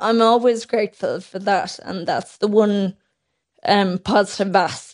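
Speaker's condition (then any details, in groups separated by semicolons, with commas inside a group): Friedreich's ataxia; diagnosed age 12 by professor King, Temple Street, progressive, aggressive scoliosis, three spinal surgeries; speech expected to disappear within years, synthetic voice, thickened liquids, possible ventilator expected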